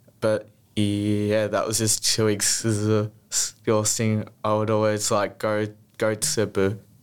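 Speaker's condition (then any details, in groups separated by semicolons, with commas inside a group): Stutter; childhood stutter, therapy grades 1-4, smooth speech at Box Hill Clinic 2 years from 14-15; repeated words, prolonged sounds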